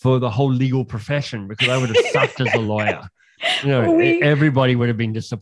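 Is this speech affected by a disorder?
Yes: cleft lip and palate; slight speech impediment, a bit leaky on some sounds.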